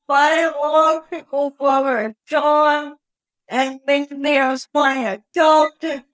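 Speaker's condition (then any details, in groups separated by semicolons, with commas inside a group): Cerebral palsy; born premature at about 3 pounds, wheelchair user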